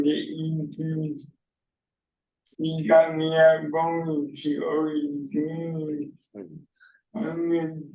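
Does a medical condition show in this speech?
Yes: cerebral palsy.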